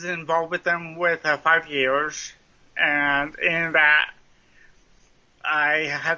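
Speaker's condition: Cerebral palsy, mild; slow running

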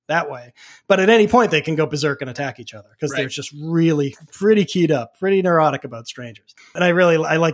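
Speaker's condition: No condition

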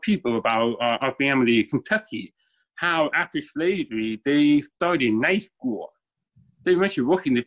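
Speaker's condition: Deafness, born deaf

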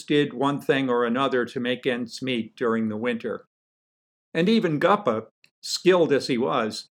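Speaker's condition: No condition

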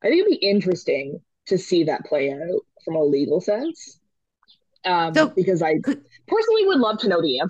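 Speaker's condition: No condition

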